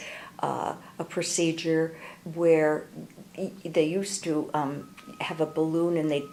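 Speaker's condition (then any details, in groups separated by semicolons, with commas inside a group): No condition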